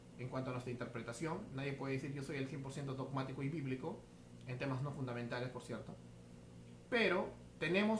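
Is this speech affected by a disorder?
No.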